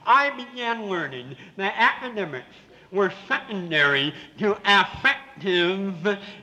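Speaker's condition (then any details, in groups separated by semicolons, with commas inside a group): Severe cleft palate with lisp; congenital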